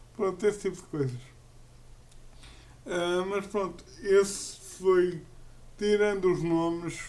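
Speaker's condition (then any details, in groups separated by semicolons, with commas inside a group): Cerebral palsy; uses a wheelchair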